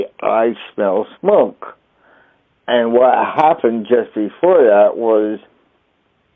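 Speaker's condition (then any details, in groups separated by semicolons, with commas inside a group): Traumatic brain injury; trach tube damaged voice box, fine motor skills affected; injury 33 years ago, relearned walking; voice sounds funny from damaged voice box, initially could not talk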